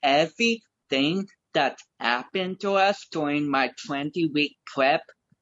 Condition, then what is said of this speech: Cerebral palsy. It only affects my balance, my speech, and coordination.